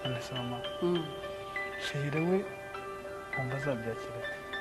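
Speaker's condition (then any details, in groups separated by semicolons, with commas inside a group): No condition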